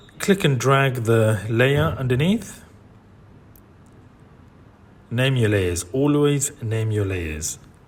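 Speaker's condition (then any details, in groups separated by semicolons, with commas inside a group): No condition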